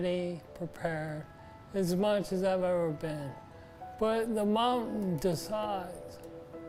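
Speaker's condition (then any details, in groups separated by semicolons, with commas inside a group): Parkinson's disease; onset in teens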